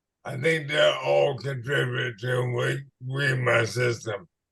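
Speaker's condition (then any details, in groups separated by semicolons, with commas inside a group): ALS/MND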